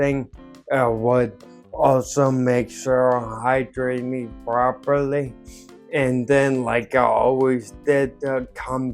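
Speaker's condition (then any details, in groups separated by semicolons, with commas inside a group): Ataxia; affects coordination, walking, eye movements, hand fine motor, tremors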